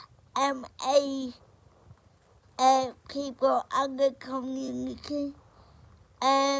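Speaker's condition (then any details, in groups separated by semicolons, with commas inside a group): Cerebral palsy; cerebral palsy, all four limbs, cannot walk, wheelchair; full-time wheelchair use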